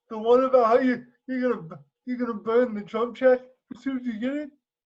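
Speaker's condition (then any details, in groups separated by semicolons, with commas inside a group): Cerebral palsy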